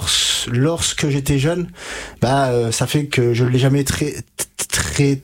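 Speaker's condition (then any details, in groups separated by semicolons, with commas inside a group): Stuttering; onset at 5 to 6 years, no childhood speech therapy, therapy begun at 20, age 33; blocks and repetitions, fluency techniques learned, much worse ages 5 to 20, could not finish sentences; repeated sounds, prolonged sounds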